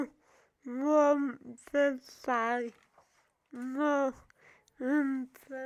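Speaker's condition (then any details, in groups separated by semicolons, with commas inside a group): Cerebral palsy; from birth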